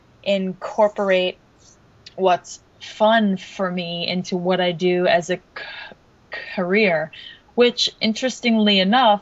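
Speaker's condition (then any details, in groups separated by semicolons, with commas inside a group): Stuttering; onset second or third grade, formerly covert, therapy at 15, American Institute for Stuttering, New York; still stutters a good amount, ongoing sessions at American Institute for Stuttering, not practising tools recently; Stuttering modification, prolongations, easy onsets, pullouts, voluntary Stuttering, breathing format, slowing speech greatly reduces Stuttering; repeated sounds, blocks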